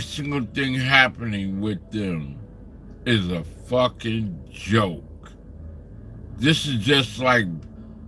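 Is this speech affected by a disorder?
Yes: slurred speech.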